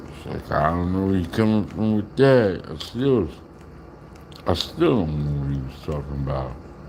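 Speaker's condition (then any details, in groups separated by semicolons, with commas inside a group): Slurred speech; still slurs words occasionally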